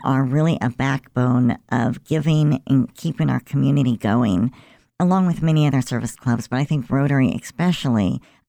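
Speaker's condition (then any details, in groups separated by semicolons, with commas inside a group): Cleft lip and palate; about 50-some years ago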